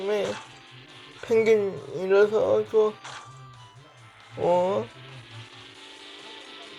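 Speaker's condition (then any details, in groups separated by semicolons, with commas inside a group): Brain lesion disability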